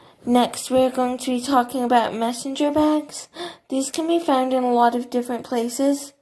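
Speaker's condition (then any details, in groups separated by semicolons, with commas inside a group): Cerebral palsy, athetoid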